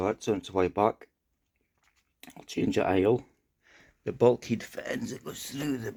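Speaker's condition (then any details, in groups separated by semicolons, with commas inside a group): No condition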